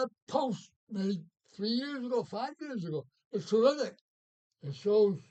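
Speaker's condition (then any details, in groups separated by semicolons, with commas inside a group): Parkinson's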